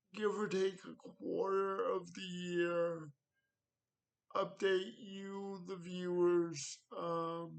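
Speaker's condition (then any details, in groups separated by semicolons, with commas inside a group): Cerebral palsy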